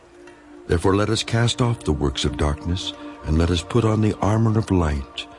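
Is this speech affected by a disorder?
No.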